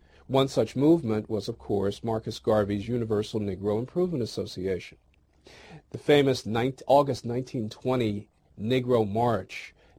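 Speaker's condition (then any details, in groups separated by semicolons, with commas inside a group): No condition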